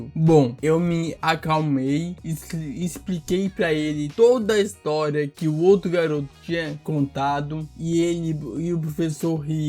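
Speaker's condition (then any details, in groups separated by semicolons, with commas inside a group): Cerebral palsy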